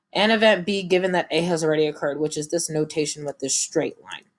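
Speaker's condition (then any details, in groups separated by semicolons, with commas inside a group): No condition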